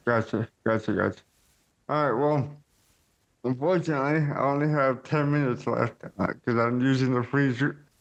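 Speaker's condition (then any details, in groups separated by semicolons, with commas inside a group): Cerebral palsy; caused by stroke at birth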